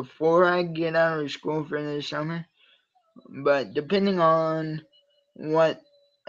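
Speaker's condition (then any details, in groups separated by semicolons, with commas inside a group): Cerebral palsy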